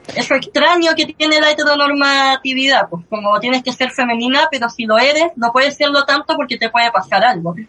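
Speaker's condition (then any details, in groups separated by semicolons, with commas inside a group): Cleft lip and palate; since early childhood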